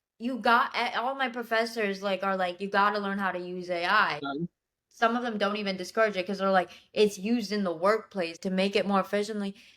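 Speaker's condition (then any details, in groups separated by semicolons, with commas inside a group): No condition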